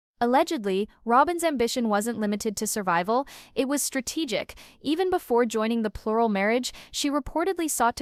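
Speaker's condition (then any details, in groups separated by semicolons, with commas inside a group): No condition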